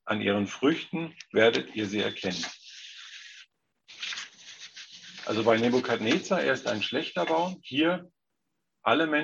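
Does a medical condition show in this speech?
No.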